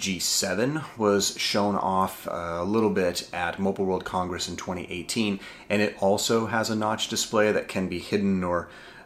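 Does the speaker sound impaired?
No.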